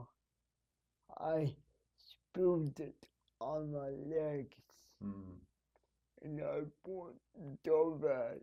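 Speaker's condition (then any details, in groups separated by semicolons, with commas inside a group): Cerebral palsy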